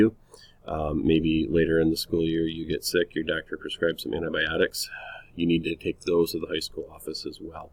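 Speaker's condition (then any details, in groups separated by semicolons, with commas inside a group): No condition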